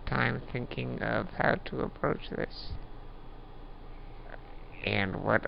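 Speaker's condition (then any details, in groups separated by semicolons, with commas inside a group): Duchenne muscular dystrophy; voice audibly worsening late in recording, uses Dragon naturally speaking voice recognition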